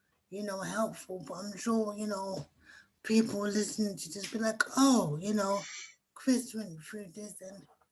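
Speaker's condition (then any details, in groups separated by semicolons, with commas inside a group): Cerebral palsy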